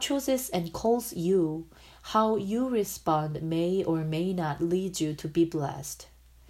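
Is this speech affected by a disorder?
No.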